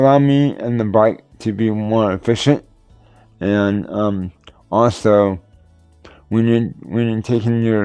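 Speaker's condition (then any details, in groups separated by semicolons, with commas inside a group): Cerebral palsy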